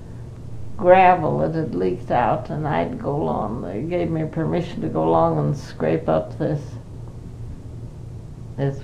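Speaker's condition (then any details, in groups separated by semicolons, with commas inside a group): Parkinson's disease; cannot live alone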